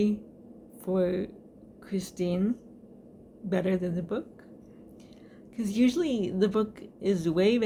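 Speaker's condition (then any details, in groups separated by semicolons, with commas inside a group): Cerebral palsy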